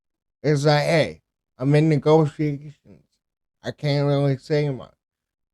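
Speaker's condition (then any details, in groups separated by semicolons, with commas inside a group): Cerebral palsy; speech affected by cerebral palsy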